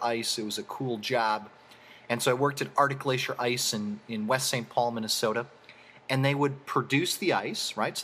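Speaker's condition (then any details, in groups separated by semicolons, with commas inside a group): No condition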